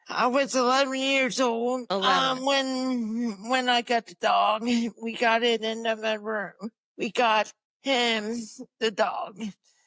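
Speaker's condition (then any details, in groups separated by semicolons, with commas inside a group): Cerebral palsy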